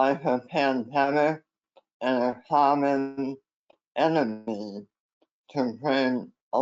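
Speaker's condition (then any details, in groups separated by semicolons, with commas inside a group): Head and neck cancer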